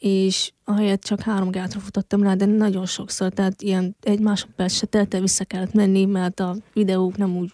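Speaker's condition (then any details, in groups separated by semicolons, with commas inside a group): Hearing loss since birth; congenital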